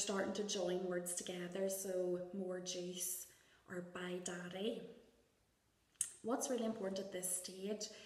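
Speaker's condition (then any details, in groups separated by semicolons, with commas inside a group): No condition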